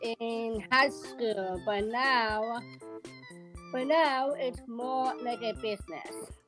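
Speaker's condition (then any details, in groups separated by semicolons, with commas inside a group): Down syndrome; present from birth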